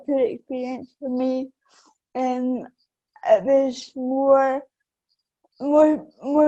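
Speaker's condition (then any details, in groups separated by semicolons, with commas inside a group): Cerebral palsy; affects balance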